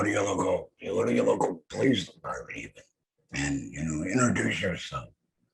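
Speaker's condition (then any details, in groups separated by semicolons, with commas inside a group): Head and neck cancer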